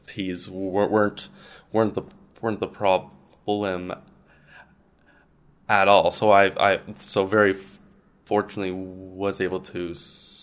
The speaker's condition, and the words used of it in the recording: Stuttering. You've heard me in this interview so far that I stutter significantly more on saying the word stutter.